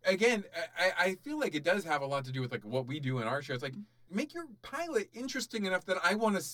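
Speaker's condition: No condition

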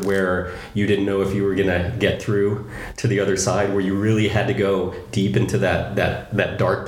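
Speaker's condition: No condition

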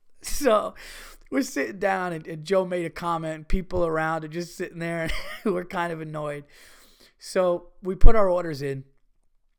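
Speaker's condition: No condition

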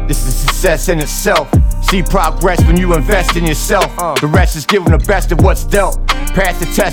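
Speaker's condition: No condition

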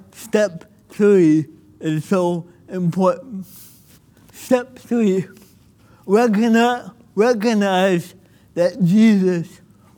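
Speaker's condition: Cerebral palsy; speaking a little difficult

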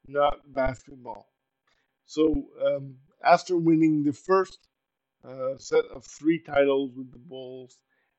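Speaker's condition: Cerebral palsy; uses power wheelchair

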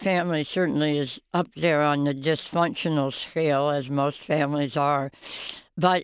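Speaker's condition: Oral cancer, half tongue removed, partial glossectomy

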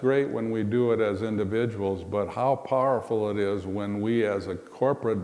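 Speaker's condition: No condition

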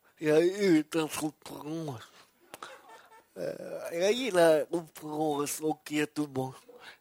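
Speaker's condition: Cerebral palsy; legs move involuntarily

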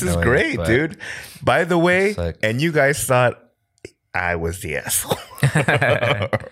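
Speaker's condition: No condition

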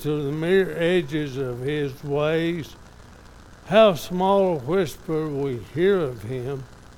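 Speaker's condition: ALS; somewhat affected, evident today

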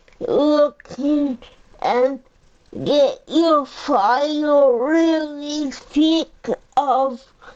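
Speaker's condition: Cerebral palsy; uses a power chair; 45 years old

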